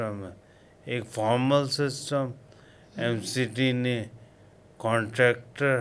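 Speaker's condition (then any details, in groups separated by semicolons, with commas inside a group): Coma after road accident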